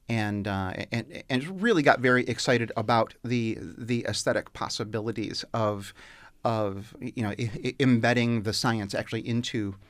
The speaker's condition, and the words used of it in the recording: Stuttering. And when I use that control, my speech is as good as any normally disfluent person out there.